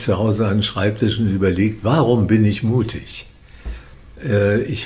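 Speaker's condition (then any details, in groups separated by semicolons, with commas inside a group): Parkinson's disease; diagnosed by a psychiatrist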